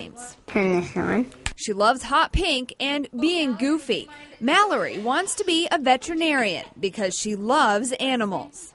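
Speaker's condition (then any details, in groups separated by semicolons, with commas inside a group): No condition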